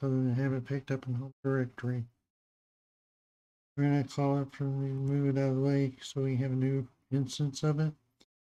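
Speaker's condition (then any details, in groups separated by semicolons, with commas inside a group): Parkinson's disease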